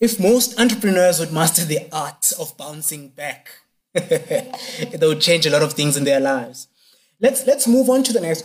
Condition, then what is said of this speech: None; typical speech.